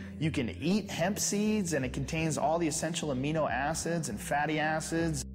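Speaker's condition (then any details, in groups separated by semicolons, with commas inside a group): No condition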